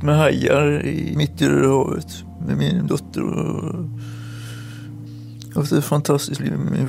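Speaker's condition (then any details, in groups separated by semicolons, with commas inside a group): Atypical Parkinson's; very rare form, began with finger tremor, sudden freezing of hand movement, stiffness, sometimes cannot rise from bed; movements stiffen mid-interview, takes dopamine tablet, cycling and stretching exercises for stiffness, trained at Bombun; suddenly slurs mid-conversation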